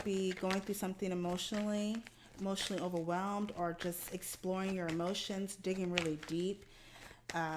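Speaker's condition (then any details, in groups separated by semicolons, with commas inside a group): No condition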